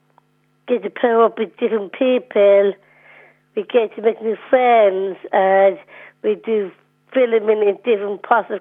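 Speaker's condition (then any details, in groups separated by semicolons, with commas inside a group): Down syndrome; 29 years old; sounds happy and bubbly per host, mostly short answers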